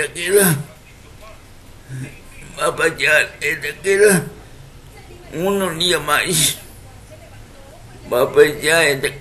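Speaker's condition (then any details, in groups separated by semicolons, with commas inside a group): Cerebral palsy; wheelchair user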